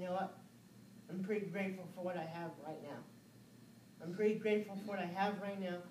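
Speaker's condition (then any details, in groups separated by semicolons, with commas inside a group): Cerebral palsy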